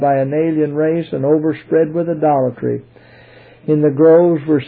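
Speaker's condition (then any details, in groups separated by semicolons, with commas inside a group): No condition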